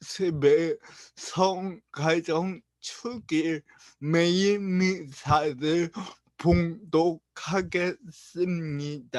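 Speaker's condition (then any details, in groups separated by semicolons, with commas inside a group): Brain lesion disability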